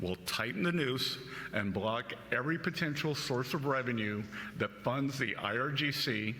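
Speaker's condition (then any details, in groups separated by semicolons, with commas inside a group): No condition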